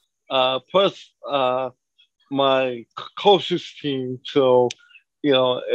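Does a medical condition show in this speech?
Yes: cerebral palsy.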